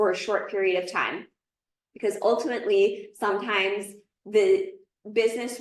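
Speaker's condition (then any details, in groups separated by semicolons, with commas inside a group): No condition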